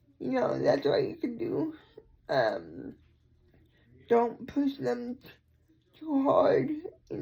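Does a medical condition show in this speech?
Yes: cerebral palsy.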